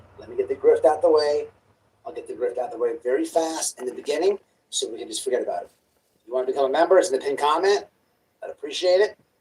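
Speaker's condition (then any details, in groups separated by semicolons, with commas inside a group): No condition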